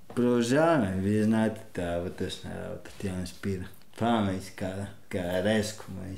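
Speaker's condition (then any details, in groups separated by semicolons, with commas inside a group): Cerebral palsy; oxygen loss at birth, stroke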